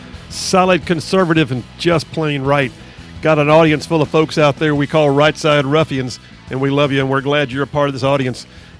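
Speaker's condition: No condition

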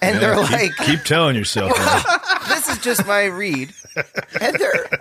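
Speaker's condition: No condition

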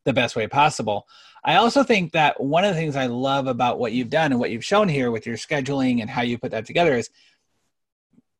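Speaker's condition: No condition

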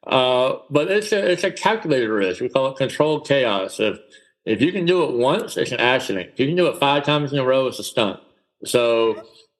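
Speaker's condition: Cleft palate; congenital cleft palate

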